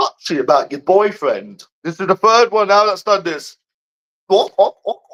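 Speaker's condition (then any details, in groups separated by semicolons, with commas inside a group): No condition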